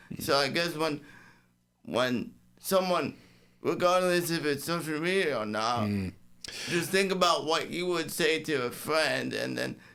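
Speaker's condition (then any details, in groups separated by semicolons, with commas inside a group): Cerebral palsy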